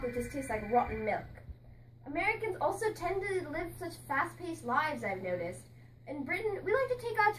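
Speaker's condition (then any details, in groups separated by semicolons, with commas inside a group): No condition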